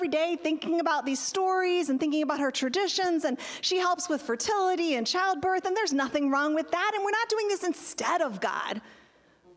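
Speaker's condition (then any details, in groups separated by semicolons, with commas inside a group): No condition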